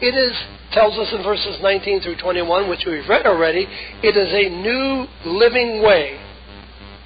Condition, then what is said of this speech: None; typical speech.